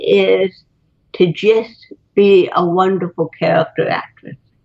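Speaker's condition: Cerebral palsy; spinal cord and neck surgery

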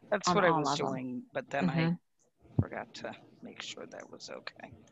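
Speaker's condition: No condition

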